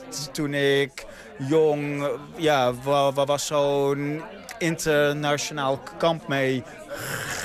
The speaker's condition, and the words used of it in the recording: Stuttering. Het is ook voor de luisteraar, die mensen die nu luisteren, een oefening in geduld.